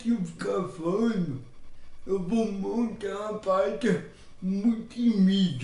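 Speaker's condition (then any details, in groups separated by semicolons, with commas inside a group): Cerebral palsy; diction problem since birth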